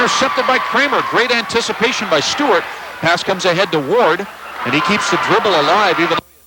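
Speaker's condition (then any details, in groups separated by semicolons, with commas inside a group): No condition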